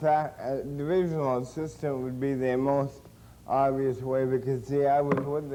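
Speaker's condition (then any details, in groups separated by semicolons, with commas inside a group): Cerebral palsy; since birth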